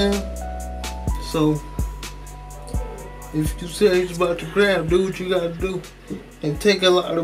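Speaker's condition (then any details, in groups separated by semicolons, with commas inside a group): Cerebral palsy; spastic quadriplegic, birth brain bleed from forceps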